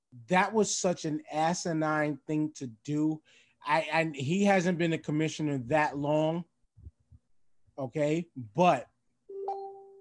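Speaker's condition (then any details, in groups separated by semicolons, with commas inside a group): No condition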